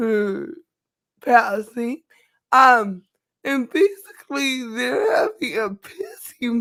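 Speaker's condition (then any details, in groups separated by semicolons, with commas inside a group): Cerebral palsy; talks funny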